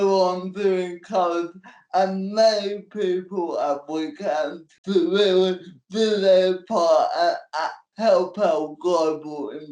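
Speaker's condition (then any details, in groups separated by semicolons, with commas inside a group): Cerebral palsy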